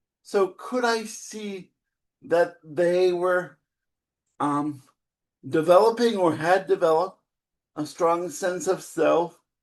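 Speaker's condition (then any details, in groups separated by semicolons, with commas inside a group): Cerebral palsy; spastic type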